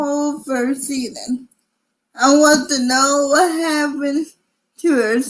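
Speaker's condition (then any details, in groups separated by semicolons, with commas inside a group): Cerebral palsy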